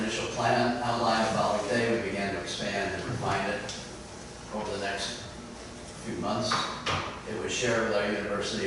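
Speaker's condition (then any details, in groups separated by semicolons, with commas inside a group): No condition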